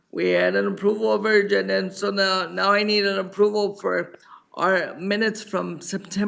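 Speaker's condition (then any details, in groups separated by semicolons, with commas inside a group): Cerebral palsy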